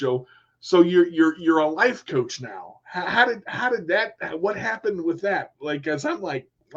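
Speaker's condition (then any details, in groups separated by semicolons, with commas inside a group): No condition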